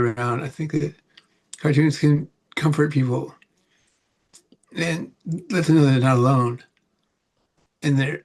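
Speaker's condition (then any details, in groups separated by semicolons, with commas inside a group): Parkinson's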